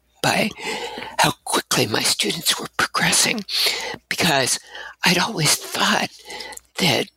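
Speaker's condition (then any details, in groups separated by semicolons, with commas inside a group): Abductor spasmodic dysphonia; voice lost shouting over rock music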